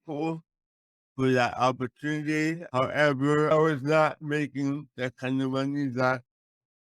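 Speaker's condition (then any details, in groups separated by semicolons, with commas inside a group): Cerebral palsy; speech affected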